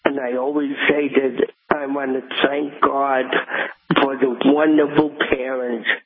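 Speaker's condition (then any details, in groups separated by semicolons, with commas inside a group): Cerebral palsy; walks, has walked New York City marathon 8 times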